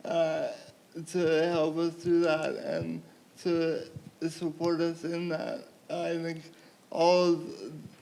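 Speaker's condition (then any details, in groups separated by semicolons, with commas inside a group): Cerebral palsy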